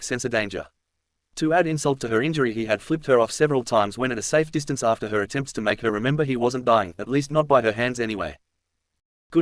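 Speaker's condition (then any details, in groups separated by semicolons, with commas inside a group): No condition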